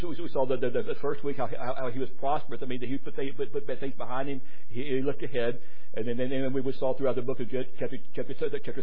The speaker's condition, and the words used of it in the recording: Stuttering. I stutter more and I get tireder.